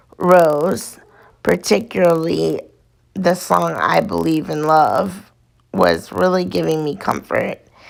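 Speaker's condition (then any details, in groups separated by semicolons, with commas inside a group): Cerebral palsy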